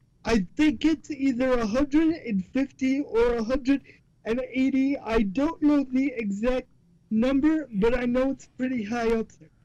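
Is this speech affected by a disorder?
Yes: cerebral palsy.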